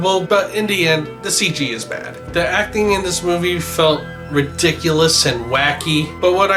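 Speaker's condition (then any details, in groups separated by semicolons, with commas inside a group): No condition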